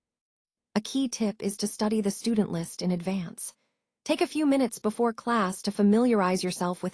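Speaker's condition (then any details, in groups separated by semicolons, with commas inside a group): No condition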